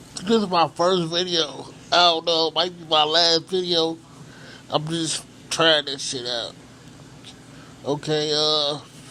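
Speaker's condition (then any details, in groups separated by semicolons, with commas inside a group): Cerebral palsy; from birth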